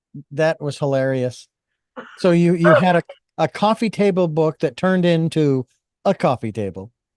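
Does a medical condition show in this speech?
No.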